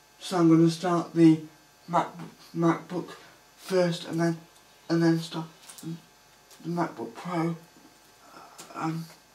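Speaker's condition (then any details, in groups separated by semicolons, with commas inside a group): Cerebral palsy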